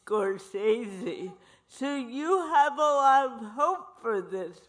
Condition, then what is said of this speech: Cerebral palsy. You have slurred speech and drool from time to time.